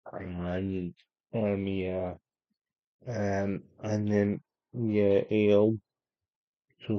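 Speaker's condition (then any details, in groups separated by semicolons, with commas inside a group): Cerebral palsy; unable to walk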